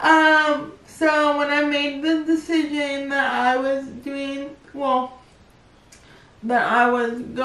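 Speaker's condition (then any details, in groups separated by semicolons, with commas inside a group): Cerebral palsy; able to talk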